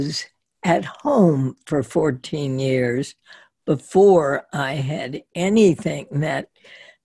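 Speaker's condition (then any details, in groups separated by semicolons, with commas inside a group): Spasmodic dysphonia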